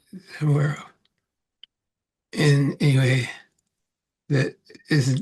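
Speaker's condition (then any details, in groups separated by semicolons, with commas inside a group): Parkinson's; about 18 years since onset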